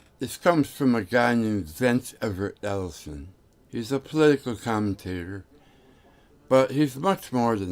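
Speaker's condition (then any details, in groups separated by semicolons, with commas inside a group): Tongue cancer; tongue tumor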